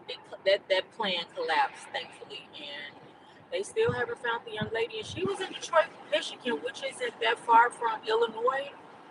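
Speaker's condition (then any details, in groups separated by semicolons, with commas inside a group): No condition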